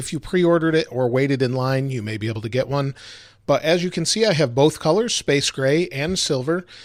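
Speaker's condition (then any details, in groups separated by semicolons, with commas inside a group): No condition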